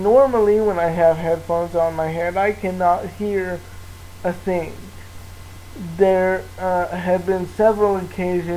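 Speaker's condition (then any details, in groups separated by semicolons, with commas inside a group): Cerebral palsy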